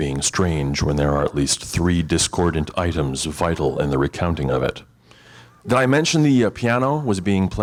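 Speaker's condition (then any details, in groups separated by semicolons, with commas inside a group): No condition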